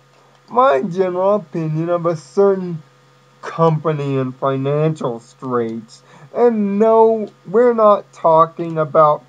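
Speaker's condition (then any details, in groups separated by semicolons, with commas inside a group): Cerebral palsy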